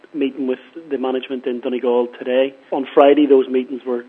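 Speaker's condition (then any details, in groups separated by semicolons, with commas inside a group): No condition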